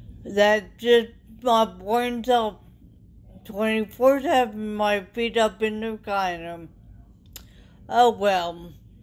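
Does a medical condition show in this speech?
Yes: traumatic brain injury.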